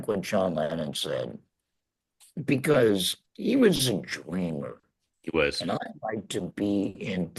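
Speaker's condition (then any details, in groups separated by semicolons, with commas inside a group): Laryngectomy; laryngectomy after throat cancer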